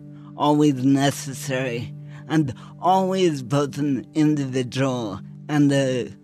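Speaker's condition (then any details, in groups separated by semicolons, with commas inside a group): Cerebral palsy; present from birth, brain cells died at birth, hand tremor, intense muscles, balance and coordination affected; slurred speech, slurring tongue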